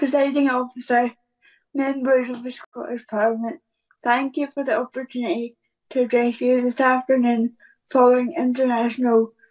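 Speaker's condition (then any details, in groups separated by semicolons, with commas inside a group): Cerebral palsy; present from birth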